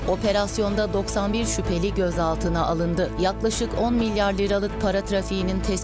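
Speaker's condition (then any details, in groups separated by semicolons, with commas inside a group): No condition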